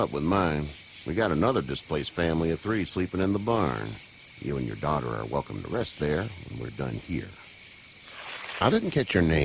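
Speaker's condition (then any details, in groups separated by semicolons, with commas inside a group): No condition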